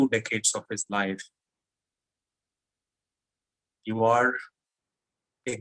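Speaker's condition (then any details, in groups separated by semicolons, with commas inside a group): No condition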